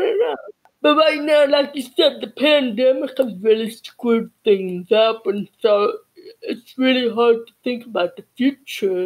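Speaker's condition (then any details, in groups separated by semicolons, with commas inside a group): Cerebral palsy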